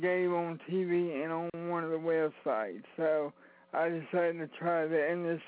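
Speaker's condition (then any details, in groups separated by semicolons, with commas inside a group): Cerebral palsy; physical disability, cognition unaffected, walks only short distances, rides scooter, does not drive, needs rides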